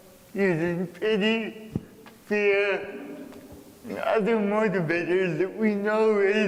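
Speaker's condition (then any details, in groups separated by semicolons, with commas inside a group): Cerebral palsy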